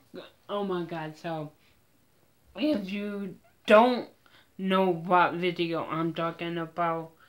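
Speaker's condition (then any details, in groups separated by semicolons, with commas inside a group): Mild cerebral palsy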